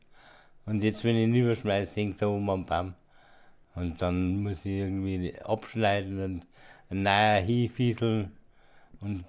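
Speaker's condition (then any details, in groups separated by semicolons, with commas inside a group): Parkinson's disease, rigidity-dominant; rigor-dominant Parkinson's, onset mid-1990s, diagnosed at 50 by Munich specialist, deep brain stimulator implanted; tablets every four hours, reduced dose after brain pacemaker, sudden muscle stiffness episodes; speaks slower, earlier could not hold voice or tone, saw speech therapist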